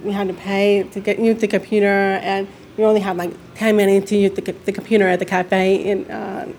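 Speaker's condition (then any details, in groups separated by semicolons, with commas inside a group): Deafness; hearing loss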